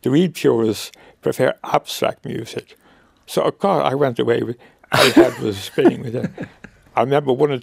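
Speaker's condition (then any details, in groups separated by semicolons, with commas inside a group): Motor neuron disease; wheelchair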